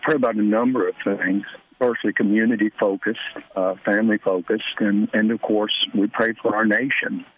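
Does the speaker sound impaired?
No.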